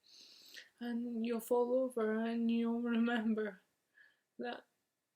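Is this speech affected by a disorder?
Yes: motor neurone disease; onset in left hand.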